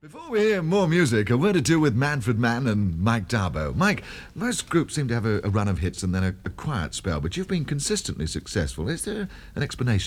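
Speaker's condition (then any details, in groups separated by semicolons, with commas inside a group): No condition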